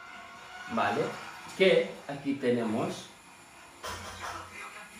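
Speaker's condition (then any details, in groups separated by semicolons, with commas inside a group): No condition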